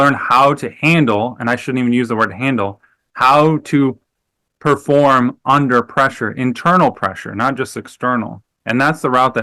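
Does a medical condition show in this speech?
No.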